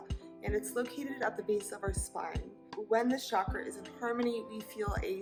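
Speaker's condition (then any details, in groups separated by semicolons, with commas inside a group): No condition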